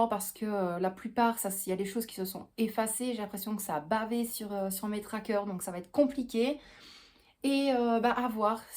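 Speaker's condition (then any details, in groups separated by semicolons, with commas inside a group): No condition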